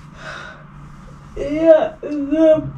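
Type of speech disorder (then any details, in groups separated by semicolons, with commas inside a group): Pseudobulbar dysarthria; cerebral palsy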